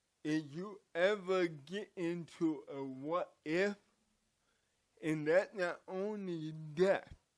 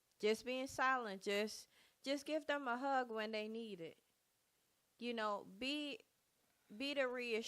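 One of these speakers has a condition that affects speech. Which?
The first: cerebral palsy; from birth.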